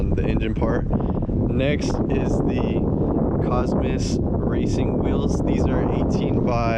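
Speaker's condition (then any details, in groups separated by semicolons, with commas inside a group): No condition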